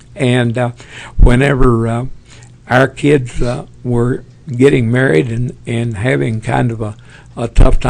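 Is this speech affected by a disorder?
Yes: Parkinson's; tremors as early symptom.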